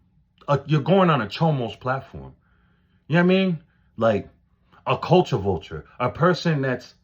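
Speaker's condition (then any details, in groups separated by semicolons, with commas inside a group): No condition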